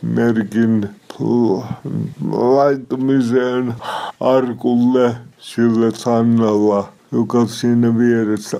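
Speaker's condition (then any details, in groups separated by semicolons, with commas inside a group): Cerebral palsy; somewhat unclear, self-described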